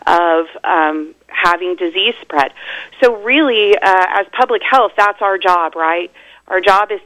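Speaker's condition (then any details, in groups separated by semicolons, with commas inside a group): No condition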